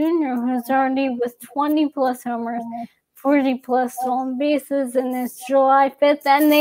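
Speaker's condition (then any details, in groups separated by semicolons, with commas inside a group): ALS; young onset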